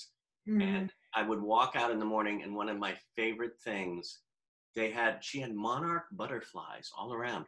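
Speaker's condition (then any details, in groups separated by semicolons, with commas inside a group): No condition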